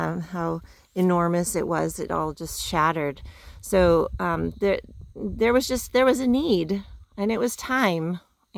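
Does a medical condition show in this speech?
No.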